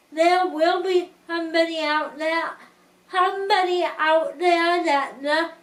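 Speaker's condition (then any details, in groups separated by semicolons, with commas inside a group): Cerebral palsy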